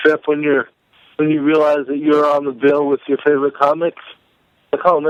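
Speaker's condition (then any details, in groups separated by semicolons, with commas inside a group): Cerebral palsy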